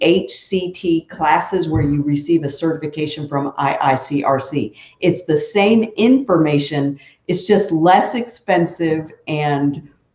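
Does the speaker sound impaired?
No.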